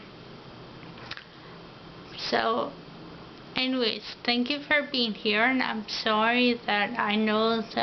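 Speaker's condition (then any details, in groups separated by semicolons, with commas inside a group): Ataxia; affects mouth and tongue coordination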